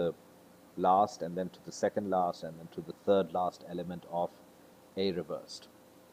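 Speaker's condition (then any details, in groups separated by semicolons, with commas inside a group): No condition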